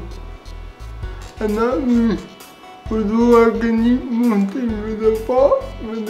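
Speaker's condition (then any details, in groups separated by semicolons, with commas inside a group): Cerebral palsy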